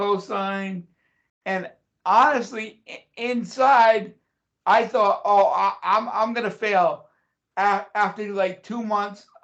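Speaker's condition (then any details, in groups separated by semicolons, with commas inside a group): Cerebral palsy; since childhood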